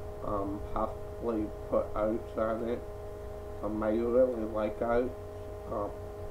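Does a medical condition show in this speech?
Yes: cerebral palsy.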